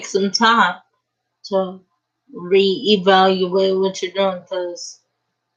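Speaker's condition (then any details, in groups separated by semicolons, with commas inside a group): Cerebral palsy; uses a wheelchair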